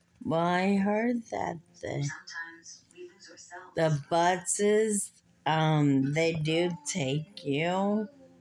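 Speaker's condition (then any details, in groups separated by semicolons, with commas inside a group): Muscular dystrophy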